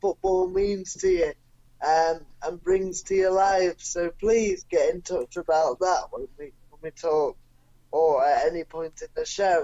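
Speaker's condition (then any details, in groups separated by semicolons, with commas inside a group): Cerebral palsy; non-progressive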